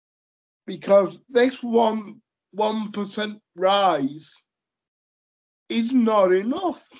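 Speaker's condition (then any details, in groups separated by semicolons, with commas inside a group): Cerebral palsy; lifelong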